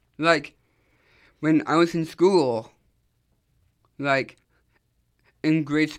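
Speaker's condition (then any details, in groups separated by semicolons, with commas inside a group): Down syndrome; from birth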